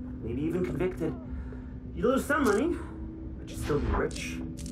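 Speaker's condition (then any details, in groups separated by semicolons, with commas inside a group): No condition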